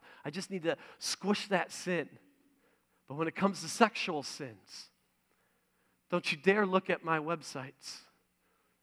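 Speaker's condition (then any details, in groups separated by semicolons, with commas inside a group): No condition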